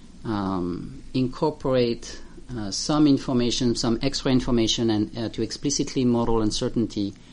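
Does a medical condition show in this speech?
No.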